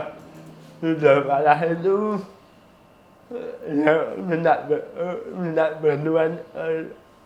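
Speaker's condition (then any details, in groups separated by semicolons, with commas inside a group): Cerebral palsy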